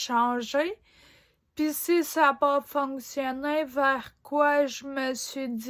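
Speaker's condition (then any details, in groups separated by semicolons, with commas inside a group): Ataxia; degenerative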